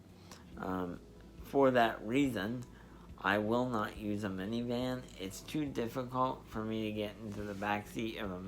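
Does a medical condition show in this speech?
Yes: spastic diplegia cerebral palsy.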